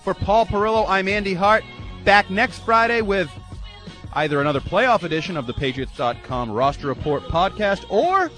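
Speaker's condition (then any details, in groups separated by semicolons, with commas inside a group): No condition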